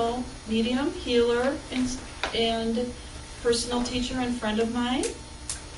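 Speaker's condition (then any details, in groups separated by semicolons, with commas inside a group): No condition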